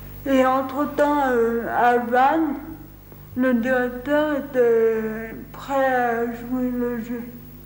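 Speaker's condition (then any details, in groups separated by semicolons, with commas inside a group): Cerebral palsy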